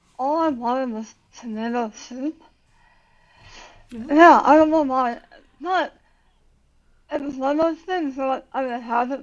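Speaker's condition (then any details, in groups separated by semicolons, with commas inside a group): Tongue cancer surgery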